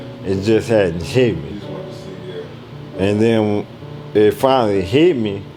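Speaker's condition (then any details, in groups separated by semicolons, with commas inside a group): ALS; speech progressively lost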